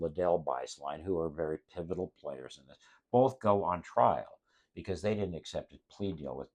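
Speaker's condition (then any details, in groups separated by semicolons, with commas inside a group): No condition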